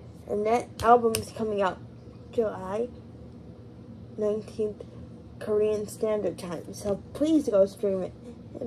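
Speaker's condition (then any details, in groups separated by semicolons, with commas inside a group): Cerebral palsy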